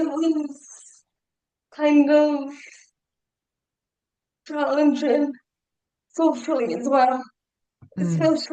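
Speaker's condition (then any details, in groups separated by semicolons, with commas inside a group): Cerebral palsy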